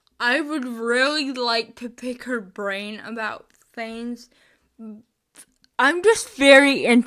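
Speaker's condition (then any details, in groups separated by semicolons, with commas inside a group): Spastic cerebral palsy, mixed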